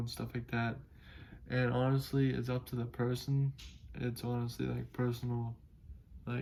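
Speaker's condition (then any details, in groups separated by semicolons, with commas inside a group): Cerebral palsy; able to speak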